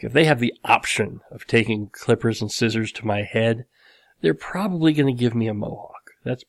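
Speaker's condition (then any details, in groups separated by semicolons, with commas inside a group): Cleft lip and palate; series of plastic surgeries for repair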